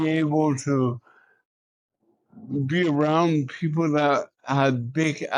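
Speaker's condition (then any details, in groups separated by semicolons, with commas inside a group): Cerebral palsy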